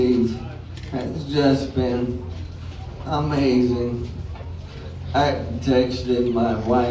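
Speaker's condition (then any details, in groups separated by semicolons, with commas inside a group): ALS; some speech trouble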